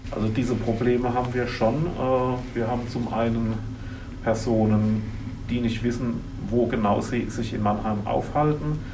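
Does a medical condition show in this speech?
No.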